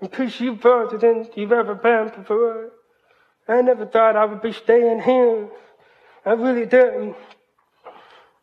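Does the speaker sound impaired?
Yes: hearing loss, cochlear implant; hears but does not always understand.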